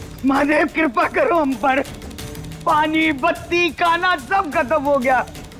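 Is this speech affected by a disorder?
No.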